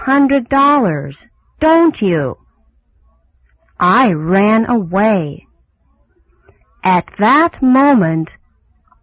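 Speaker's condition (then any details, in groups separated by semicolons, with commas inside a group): No condition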